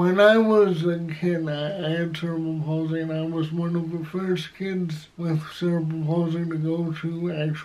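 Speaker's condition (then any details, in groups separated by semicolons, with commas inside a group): Severe head injury; severe head injury, pseudobulbar affect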